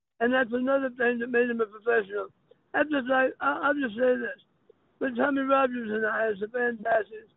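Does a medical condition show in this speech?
Yes: throat cancer; throat cancer survivor, voice box kept, no hole in throat, lasting impact on throat and speech; speech impediment, may be hard to understand, sometimes chokes up while speaking; sounds like a very unique accent.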